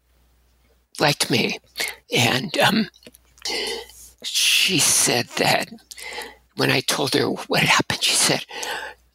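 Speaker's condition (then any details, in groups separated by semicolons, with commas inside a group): Abductor spasmodic dysphonia; voice worse during university years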